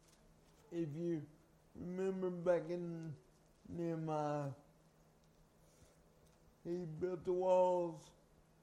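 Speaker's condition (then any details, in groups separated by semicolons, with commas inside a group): Cerebral palsy; carried everywhere by parents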